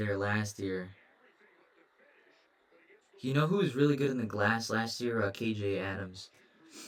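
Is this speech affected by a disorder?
No.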